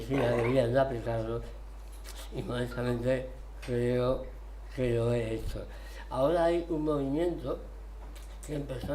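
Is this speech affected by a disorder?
Yes: tongue cancer, partial glossectomy.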